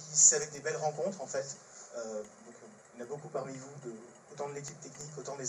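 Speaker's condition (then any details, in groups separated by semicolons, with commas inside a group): No condition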